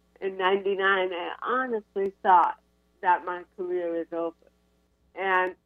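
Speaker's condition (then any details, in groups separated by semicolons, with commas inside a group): Cerebral palsy; constant brain signals cause pain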